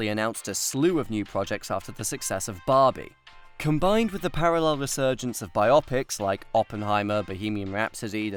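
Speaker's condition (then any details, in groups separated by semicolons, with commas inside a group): No condition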